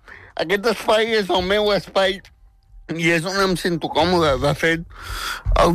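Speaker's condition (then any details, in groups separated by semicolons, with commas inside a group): Spastic tetraplegic cerebral palsy; much physiotherapy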